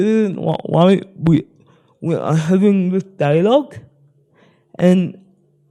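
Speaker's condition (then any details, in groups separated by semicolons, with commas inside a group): Spastic cerebral palsy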